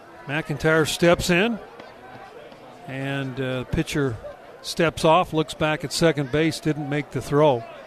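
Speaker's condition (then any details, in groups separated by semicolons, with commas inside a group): No condition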